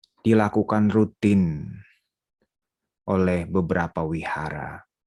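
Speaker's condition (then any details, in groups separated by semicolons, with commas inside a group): No condition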